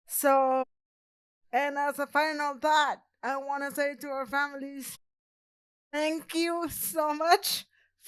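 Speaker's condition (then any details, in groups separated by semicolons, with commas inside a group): Cerebral palsy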